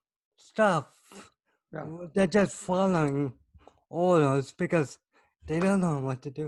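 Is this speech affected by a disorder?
Yes: cerebral palsy.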